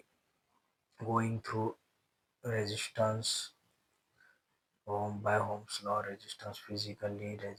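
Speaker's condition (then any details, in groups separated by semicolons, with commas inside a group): No condition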